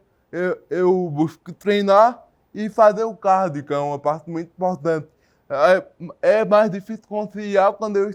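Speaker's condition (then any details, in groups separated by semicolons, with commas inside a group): Cerebral palsy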